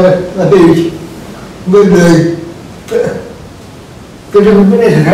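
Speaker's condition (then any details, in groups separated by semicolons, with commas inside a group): Cerebral palsy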